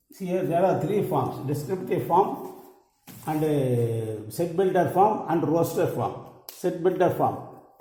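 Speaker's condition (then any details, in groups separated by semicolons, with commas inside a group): No condition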